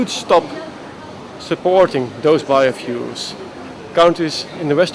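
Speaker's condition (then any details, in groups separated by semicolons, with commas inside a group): No condition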